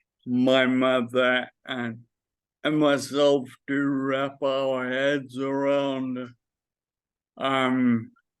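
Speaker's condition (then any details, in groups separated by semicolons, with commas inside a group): Friedreich's ataxia; diagnosed at age 16; does voice exercises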